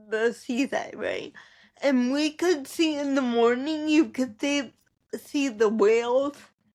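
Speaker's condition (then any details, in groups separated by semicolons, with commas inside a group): Cerebral palsy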